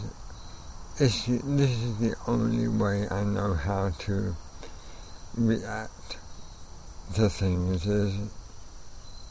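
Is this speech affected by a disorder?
Yes: amyotrophic lateral sclerosis; onset just over a year ago, trouble forming guitar chords with left hand, left arm most affected; diagnosed by neurologist, first thought nerve compression from cycling, still cycling long distances; voice already affected, formerly soft-spoken with quiet voice.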